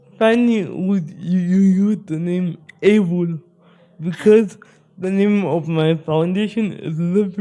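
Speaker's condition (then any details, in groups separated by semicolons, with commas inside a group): Spastic cerebral palsy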